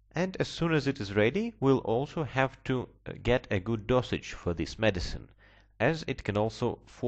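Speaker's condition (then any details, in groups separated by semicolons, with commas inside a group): No condition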